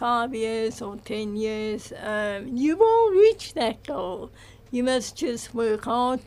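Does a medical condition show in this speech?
Yes: cerebral palsy; others asked if drunk or why speech sounded funny.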